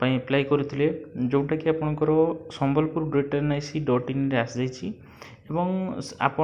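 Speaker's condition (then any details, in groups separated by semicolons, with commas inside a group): No condition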